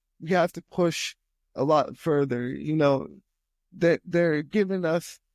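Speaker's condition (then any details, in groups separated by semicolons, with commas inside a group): Spastic quadriplegic cerebral palsy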